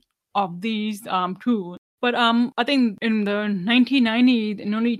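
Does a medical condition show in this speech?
Yes: deafness; about 99 percent hearing loss, hearing aids worn whole life, cochlear implant candidate but declined; wears hearing aids, relies heavily on lip reading, does not sign, not fluent in ASL.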